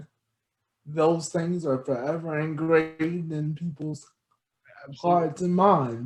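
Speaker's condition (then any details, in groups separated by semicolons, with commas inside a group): Cerebral palsy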